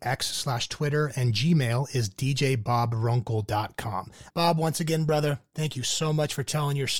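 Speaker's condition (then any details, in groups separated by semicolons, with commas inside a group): No condition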